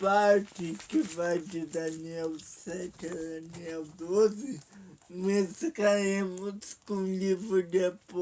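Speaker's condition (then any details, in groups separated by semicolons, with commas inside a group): Paralysis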